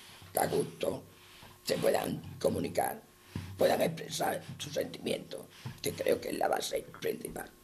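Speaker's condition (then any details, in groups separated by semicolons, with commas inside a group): Total laryngectomy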